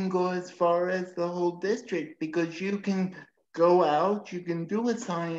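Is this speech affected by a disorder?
Yes: cerebral palsy.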